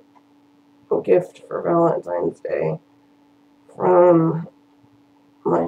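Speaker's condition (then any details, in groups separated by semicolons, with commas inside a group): Cerebral palsy; first word not said quite right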